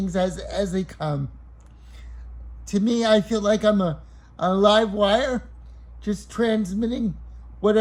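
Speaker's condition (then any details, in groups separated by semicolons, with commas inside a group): Cerebral palsy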